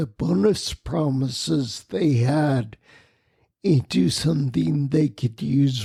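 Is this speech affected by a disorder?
Yes: spinocerebellar ataxia.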